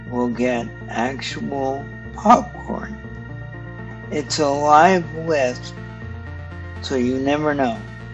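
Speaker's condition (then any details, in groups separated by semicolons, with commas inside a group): Cerebral palsy; stiff muscles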